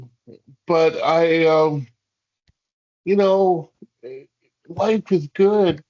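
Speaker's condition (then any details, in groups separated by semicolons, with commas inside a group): Cerebral palsy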